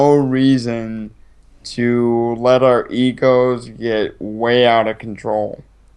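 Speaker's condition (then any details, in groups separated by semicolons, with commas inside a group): Cerebral palsy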